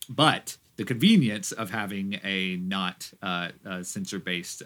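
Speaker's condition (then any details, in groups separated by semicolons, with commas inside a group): No condition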